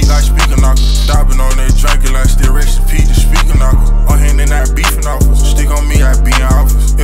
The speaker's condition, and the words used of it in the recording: None; typical speech.